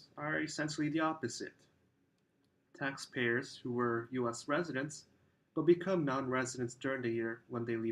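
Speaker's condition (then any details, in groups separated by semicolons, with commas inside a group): No condition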